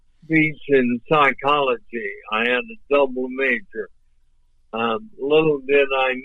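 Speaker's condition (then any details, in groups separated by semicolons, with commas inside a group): ALS; voice off but clear and understandable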